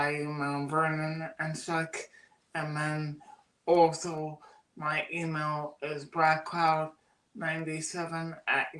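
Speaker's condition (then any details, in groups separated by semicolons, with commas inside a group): Cerebral palsy; oxygen loss at birth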